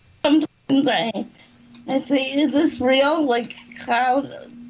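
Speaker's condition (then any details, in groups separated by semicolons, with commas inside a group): Cerebral palsy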